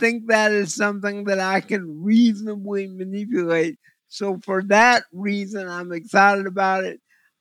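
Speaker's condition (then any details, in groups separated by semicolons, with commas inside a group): Cerebral palsy; visual focusing difficulty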